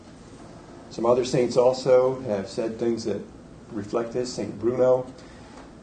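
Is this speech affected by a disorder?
No.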